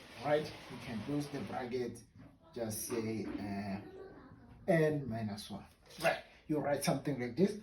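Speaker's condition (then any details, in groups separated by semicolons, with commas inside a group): No condition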